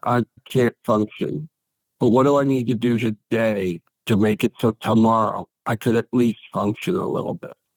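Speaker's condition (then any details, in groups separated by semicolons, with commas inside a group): ALS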